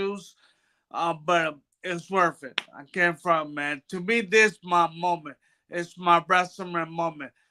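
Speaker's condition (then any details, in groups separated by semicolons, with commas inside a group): Brain bruising; speech bad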